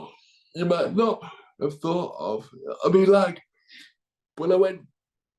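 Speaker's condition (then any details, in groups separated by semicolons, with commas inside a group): Cerebral palsy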